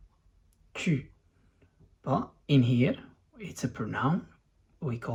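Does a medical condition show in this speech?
No.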